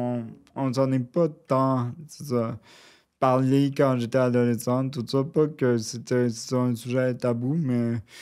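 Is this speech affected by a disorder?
Yes: cerebral palsy.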